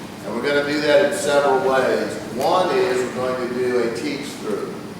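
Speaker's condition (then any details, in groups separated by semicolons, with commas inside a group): No condition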